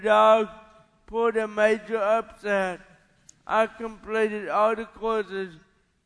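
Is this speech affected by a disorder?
Yes: cerebral palsy; lifelong.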